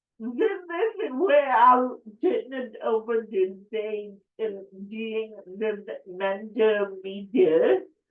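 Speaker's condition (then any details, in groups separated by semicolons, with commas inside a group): Cerebral palsy; affects speech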